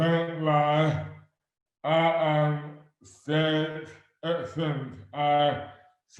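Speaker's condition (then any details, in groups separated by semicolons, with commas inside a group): Dystonia; affects hands and speech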